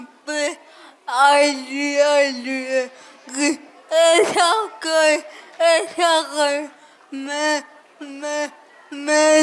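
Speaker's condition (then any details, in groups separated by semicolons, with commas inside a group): Cerebral palsy; speech not clear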